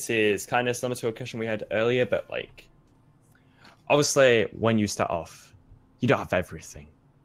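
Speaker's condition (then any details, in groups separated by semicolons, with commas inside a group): No condition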